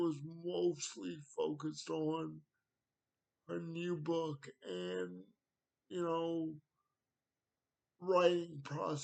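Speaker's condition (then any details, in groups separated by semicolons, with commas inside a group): Cerebral palsy; wheelchair, needs transfer help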